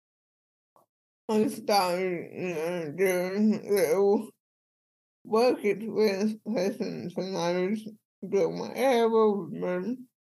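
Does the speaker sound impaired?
Yes: cerebral palsy; speech impediment.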